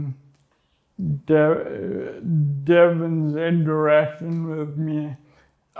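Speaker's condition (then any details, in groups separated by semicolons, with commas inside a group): Friedreich's ataxia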